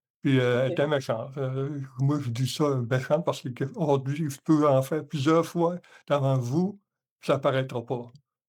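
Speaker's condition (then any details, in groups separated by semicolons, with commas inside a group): Hemiparalysis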